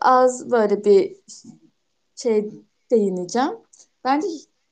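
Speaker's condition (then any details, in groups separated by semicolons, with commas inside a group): Stuttering; accepted, chooses to stutter freely, no aim to overcome it; once no stuttering in a story video, stuttering called more noticeable than a peer's; blocks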